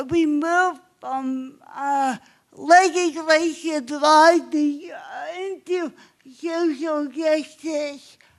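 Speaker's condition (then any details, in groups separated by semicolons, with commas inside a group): Cerebral palsy; obvious speech impairment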